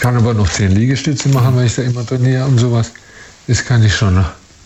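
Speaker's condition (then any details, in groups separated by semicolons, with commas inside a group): Parkinson's disease, early onset; onset age 40, first symptom arm not swinging while walking, diagnosed by neurologist via medication response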